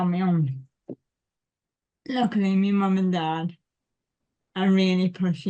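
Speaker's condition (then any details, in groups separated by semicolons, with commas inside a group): Cerebral palsy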